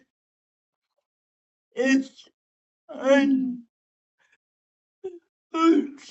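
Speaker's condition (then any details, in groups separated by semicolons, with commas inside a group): Cerebral palsy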